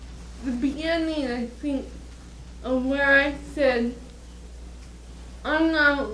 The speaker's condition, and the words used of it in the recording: Cerebral palsy. And when I get excited, I shouldn't really talk because then I really, and nobody understands me.